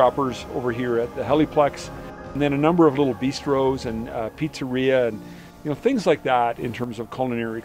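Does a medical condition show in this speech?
No.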